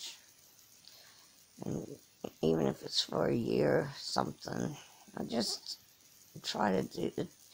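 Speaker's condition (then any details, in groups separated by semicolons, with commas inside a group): Cerebral palsy; from birth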